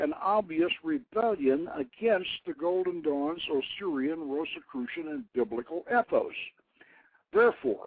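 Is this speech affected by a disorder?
No.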